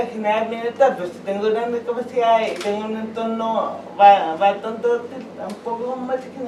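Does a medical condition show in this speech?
Yes: cerebral palsy.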